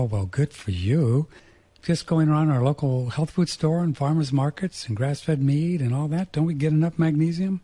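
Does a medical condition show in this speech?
No.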